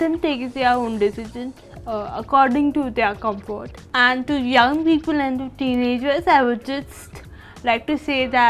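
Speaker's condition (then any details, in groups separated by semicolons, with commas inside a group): Cerebral palsy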